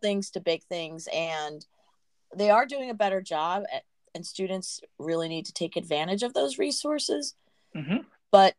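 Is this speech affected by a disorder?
No.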